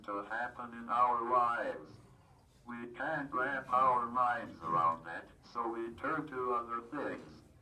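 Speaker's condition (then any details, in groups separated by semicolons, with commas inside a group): Cerebral palsy, athetoid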